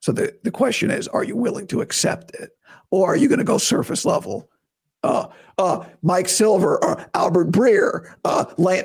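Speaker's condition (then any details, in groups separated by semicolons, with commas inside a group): Vocal cord surgery recovery; talking painless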